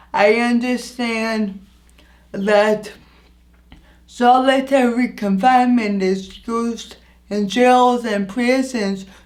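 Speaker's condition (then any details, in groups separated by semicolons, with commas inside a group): Anoxic brain injury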